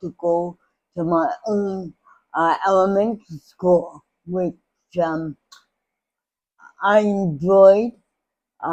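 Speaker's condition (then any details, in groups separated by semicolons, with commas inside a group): Cerebral palsy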